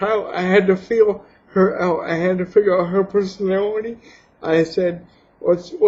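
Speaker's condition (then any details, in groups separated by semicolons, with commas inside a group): Cerebral palsy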